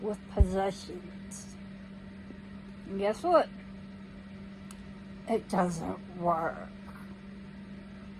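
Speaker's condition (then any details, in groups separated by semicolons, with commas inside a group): Cerebral palsy; needs crutches to walk, no teeth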